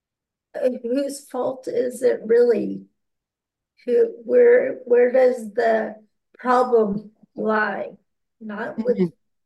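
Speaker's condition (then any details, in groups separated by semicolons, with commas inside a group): Aphasia and ataxia; progressive ataxia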